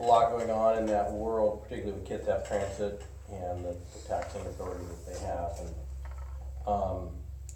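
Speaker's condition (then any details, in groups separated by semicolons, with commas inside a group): No condition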